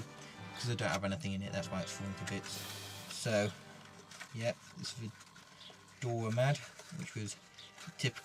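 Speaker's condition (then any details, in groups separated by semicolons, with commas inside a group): No condition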